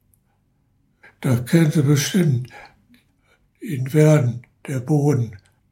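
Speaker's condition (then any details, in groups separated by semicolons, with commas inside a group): Parkinson's disease; in care home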